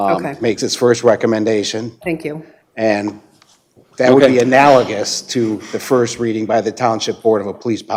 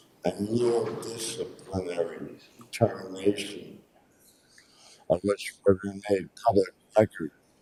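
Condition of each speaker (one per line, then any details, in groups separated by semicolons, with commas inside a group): No condition
Traumatic brain injury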